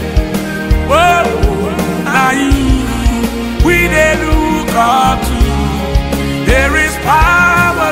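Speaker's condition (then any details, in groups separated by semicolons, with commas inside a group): No condition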